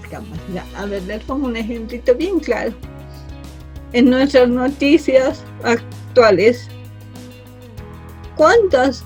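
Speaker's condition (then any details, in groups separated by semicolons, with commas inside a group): Cerebral palsy from birth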